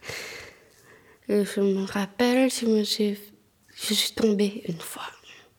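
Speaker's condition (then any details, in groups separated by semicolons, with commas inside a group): Down syndrome; trisomy 21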